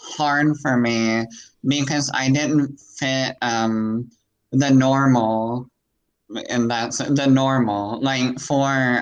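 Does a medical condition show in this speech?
Yes: cleft palate; congenital cleft palate, present from birth; voice pretty nasal, altered vocal tonality, sometimes monotone quality, lowering pitch does not help.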